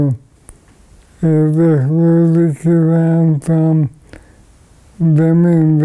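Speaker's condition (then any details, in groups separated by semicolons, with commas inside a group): ALS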